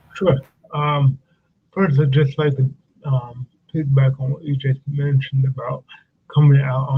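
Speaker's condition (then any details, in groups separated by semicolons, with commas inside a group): Cerebral palsy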